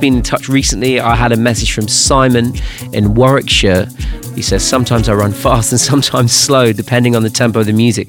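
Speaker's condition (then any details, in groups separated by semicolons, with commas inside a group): No condition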